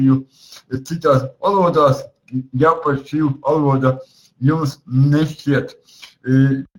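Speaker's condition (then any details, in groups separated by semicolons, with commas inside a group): Cerebral palsy; since birth; speech not very clear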